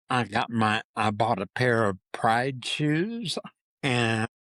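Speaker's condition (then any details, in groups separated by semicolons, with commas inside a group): Parkinson's disease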